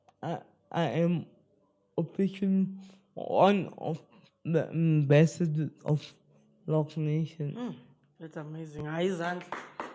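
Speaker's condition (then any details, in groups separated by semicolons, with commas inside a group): Spastic cerebral palsy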